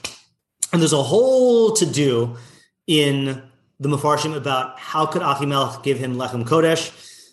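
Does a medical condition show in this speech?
No.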